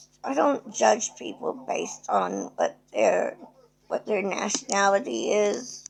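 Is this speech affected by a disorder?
Yes: cerebral palsy.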